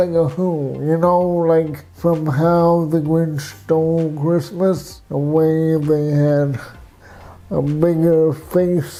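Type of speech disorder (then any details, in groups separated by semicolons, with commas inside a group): Dysarthria; cerebral palsy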